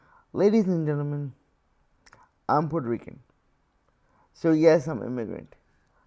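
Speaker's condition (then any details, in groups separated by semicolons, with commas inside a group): Cerebral palsy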